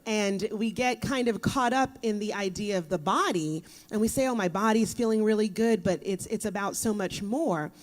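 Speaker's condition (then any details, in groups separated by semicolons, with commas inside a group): No condition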